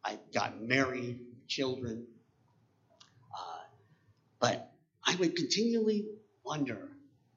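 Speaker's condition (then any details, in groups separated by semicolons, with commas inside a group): Cleft palate; congenital cleft palate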